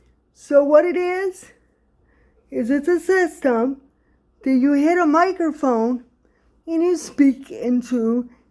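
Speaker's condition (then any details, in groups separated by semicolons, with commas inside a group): Cerebral palsy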